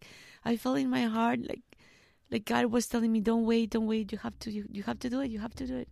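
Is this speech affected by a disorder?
No.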